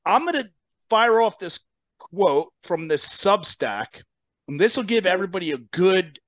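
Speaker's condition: No condition

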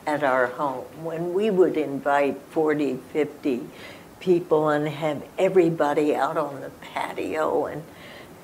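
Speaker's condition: Spasmodic dysphonia; throat cancer suspected

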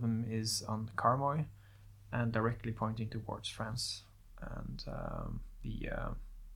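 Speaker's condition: No condition

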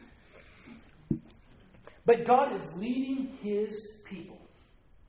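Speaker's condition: No condition

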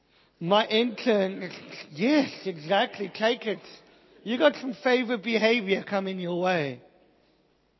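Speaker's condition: Cleft palate, Pierre Robin syndrome

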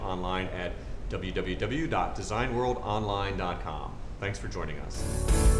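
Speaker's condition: No condition

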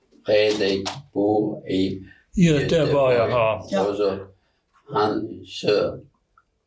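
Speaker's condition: Aphasia; about seven years since onset

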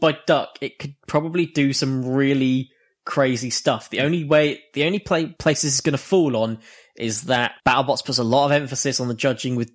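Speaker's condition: No condition

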